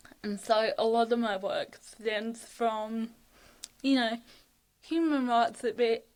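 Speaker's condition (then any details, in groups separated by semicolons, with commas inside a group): Cerebral palsy (athetoid); fatigue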